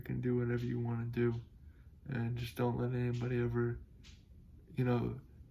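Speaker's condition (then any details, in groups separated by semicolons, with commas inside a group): Cerebral palsy; able to speak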